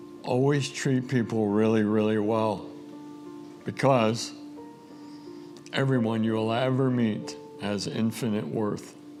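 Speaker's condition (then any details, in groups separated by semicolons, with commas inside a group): ALS; diagnosed almost two years ago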